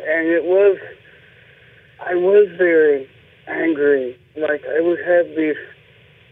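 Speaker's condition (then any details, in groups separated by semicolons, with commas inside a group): Cerebral palsy; speech impediment while growing up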